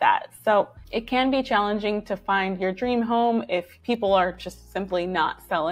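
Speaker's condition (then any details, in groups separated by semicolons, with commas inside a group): No condition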